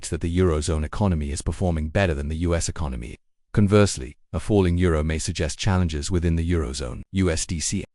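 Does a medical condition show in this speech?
No.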